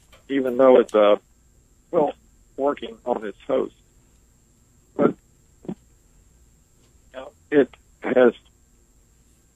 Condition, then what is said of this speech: ALS (motor neuron disease). He breathes through a ventilator, and so it takes a little bit more time as he communicates.